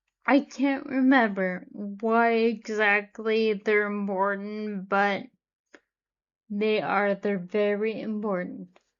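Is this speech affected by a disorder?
Yes: Friedreich's ataxia.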